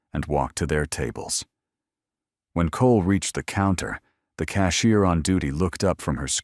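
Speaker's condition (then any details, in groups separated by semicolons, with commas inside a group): No condition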